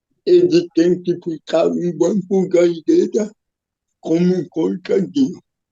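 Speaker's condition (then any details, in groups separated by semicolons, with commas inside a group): Cerebral palsy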